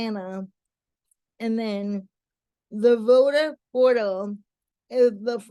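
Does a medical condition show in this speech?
Yes: cerebral palsy.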